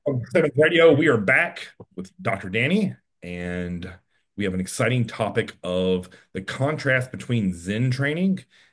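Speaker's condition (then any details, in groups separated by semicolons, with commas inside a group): No condition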